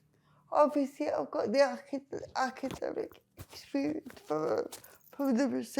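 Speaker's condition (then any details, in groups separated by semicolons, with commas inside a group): Cerebral palsy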